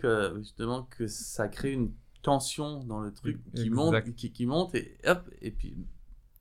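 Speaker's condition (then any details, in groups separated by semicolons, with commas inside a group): Stuttering; stuttering since early childhood, childhood speech therapists, psychologists, music therapist; persistent, not really freed from stuttering despite childhood therapies; blocks, hesitant elocution, speech slow to come out, self-described as slow, oral constipation; repeated sounds, prolonged sounds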